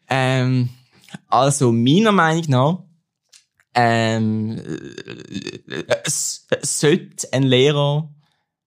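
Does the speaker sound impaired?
Yes: stuttering; stuttering since about age three and a half, tried an official therapy form; stutters in certain situations, not stress-related, worse when listener seems uncomfortable, sings fluently; here repeated sounds, prolonged sounds.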